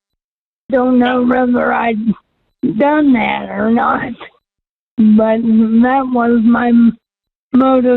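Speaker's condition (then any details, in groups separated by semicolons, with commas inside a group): Cerebral palsy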